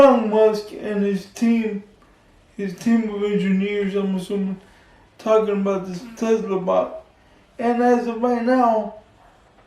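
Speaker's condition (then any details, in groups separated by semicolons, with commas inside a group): Cerebral palsy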